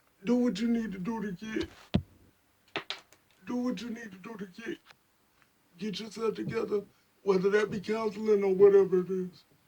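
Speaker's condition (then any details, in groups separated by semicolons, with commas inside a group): Spastic quadriplegic cerebral palsy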